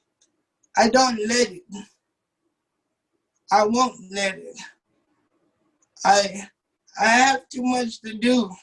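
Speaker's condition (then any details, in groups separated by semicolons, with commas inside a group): Cerebral palsy; uses wheelchair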